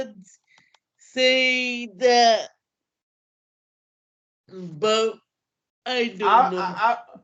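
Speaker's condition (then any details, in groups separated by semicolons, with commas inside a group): Cerebral palsy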